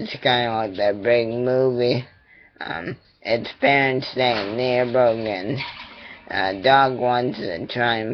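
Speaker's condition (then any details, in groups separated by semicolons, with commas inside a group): Cerebral palsy; attending therapy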